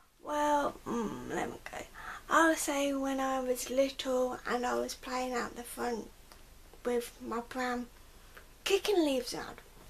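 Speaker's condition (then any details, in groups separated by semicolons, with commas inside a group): Cerebral palsy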